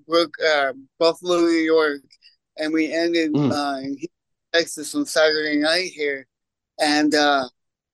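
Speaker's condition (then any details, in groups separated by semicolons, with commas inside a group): Cerebral palsy; congenital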